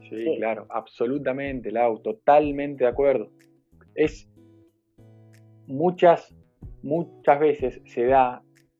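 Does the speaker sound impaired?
Yes: stuttering; stuttering since childhood, attended Asociación Argentina de Tartamudez as child, later left and returned; not fluent, blocks and repetitions, some days many blocks; here repeated words, prolonged sounds.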